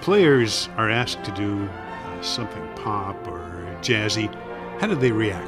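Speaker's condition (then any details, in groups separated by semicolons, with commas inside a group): No condition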